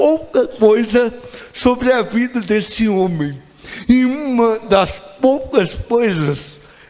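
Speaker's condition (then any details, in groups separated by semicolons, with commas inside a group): Cerebral palsy; predicted not to speak or walk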